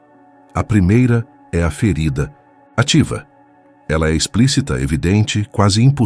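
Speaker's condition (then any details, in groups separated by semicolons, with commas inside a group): No condition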